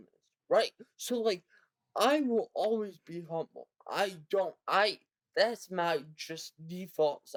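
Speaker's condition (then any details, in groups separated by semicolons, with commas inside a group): Cerebral palsy, severe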